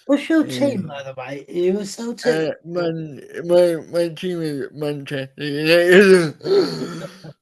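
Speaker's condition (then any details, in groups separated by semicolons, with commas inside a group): Cerebral palsy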